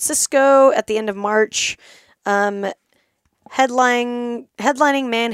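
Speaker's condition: No condition

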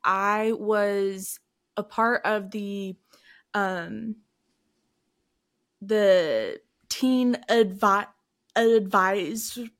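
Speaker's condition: Stuttering; attended speech therapy; stutters more on hard speaking days; repeated sounds

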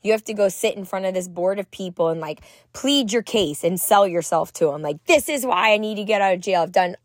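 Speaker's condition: No condition

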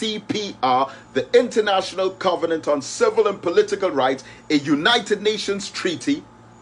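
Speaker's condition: No condition

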